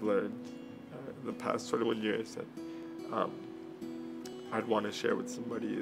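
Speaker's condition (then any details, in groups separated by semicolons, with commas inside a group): Cerebral palsy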